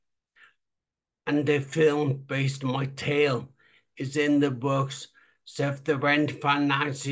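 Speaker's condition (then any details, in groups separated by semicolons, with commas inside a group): Traumatic brain injury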